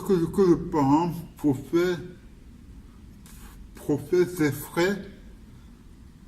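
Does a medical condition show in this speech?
Yes: cerebral palsy.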